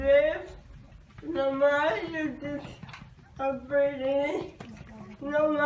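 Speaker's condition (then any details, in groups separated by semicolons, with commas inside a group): Cerebral palsy; from birth; age 17; speech not clear, early words understood only by parents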